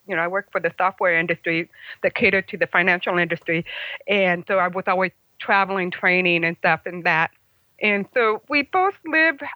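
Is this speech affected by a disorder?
Yes: congenital hearing loss; congenital deafness, mother had German measles in pregnancy, about 75% hearing loss.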